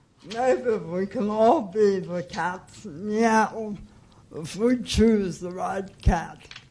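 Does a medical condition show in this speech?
Yes: cerebral palsy.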